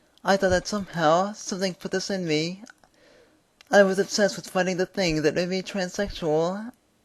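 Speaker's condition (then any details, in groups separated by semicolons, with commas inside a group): Cerebral palsy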